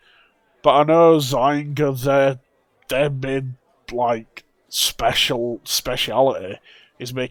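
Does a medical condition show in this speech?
No.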